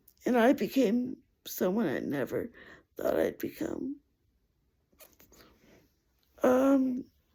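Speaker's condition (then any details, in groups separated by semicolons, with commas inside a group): Cerebral palsy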